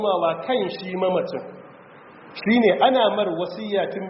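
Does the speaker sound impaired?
No.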